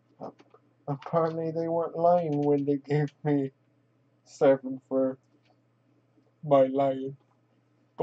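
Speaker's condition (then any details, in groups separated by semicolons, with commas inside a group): Quadriplegic cerebral palsy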